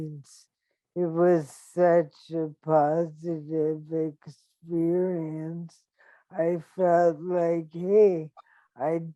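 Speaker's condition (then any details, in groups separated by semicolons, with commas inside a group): ALS; operation six months ago, then intensive care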